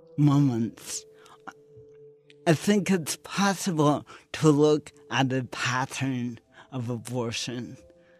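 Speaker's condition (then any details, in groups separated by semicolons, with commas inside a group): Cerebral palsy; slurred speech, slurring tongue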